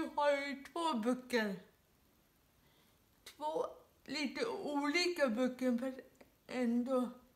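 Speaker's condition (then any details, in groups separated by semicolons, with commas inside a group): Dyskinetic cerebral palsy, severe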